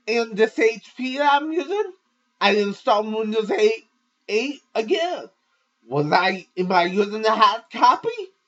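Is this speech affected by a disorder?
Yes: cerebral palsy.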